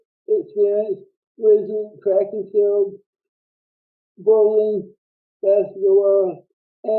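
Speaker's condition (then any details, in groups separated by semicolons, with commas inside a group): Cerebral palsy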